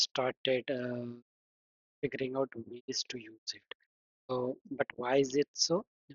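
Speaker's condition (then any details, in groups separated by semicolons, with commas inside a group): No condition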